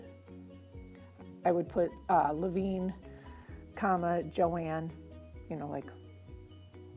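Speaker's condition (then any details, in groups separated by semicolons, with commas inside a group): No condition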